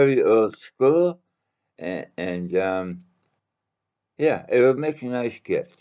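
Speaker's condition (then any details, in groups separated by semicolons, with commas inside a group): Mouth cancer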